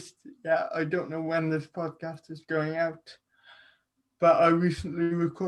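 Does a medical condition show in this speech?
Yes: cerebral palsy.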